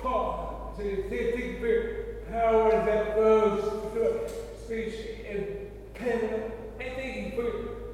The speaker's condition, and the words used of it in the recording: Cerebral palsy. Sitting above the phone and me stuttering, and the Lord has healed my stuttering a lot since then.